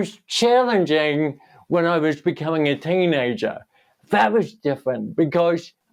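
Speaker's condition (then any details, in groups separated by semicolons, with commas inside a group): Cerebral palsy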